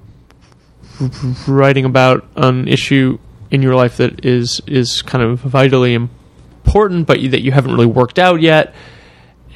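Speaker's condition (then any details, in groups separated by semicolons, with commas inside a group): Stuttering; adult stuttering since childhood, now age 26; finds this stuttering podcast setting more comfortable for speaking; repeated words, prolonged sounds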